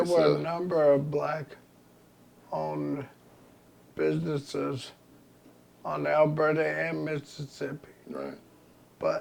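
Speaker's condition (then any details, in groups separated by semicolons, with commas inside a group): ALS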